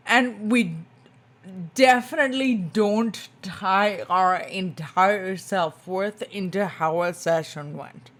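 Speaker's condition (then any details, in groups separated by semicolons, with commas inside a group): Spinocerebellar ataxia type 2, SCA2; tongue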